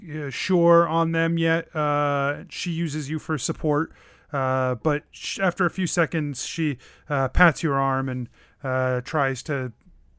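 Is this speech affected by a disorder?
No.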